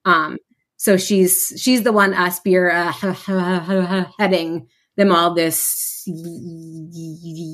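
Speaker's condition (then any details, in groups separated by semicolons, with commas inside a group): Stuttering; variable stuttering, formerly preoccupied with which words would be easier to say, helped by stuttering community; amount of stuttering, feeling stuck and physical tension fluctuate, stutters openly; repeated words, blocks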